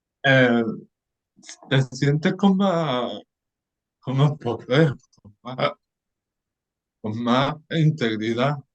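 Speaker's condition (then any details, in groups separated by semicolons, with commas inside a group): Cerebral palsy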